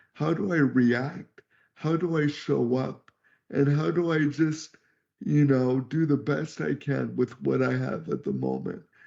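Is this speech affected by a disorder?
Yes: cerebral palsy; present from birth, wheelchair user; could not talk until age 12.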